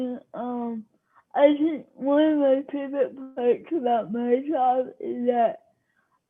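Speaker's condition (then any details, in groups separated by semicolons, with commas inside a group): Cerebral palsy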